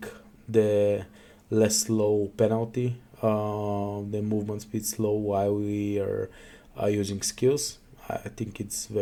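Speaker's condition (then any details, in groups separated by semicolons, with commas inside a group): No condition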